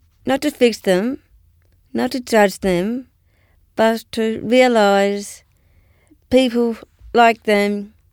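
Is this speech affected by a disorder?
Yes: Down syndrome; learning difficulty; age 38.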